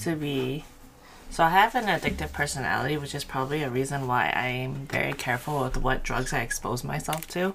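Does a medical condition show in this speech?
No.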